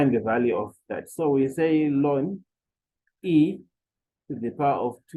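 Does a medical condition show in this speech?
No.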